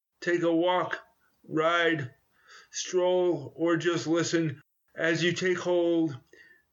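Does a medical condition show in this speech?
Yes: cerebral palsy; cerebral palsy since childhood.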